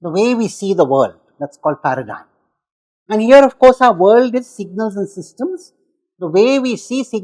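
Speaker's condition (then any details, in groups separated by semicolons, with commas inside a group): No condition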